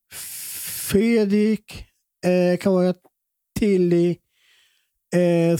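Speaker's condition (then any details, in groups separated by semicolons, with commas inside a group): Down syndrome; present from birth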